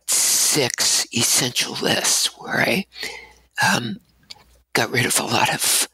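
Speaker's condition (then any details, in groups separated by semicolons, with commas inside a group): Abductor spasmodic dysphonia; last 12 years ago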